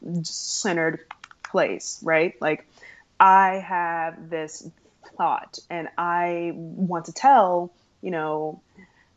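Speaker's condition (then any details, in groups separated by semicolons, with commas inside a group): Stuttering; stuttering since around age 3, past speech therapy, largely stopped talking for about 5 years; still stutters, including when saying own name; formerly hid stuttering by switching words, deep breaths, fillers like ums and ahs, avoided talking; prolonged sounds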